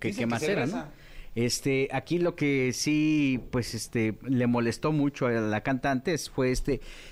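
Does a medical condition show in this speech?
No.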